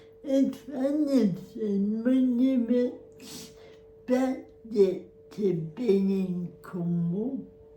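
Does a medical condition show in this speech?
Yes: cerebral palsy; spastic.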